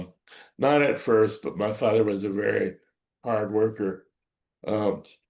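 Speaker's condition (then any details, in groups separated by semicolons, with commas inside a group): Cerebral palsy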